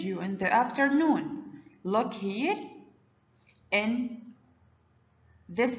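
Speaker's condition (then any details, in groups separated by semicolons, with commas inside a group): No condition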